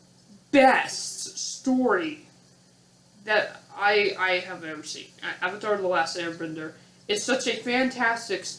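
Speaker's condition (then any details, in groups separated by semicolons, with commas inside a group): No condition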